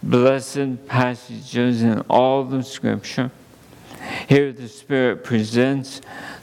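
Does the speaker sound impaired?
Yes: ALS; under neurologist care.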